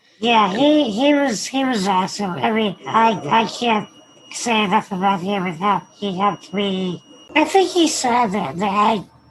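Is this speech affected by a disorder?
Yes: spinal muscular atrophy; wheelchair.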